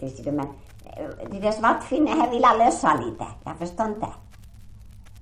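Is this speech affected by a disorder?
No.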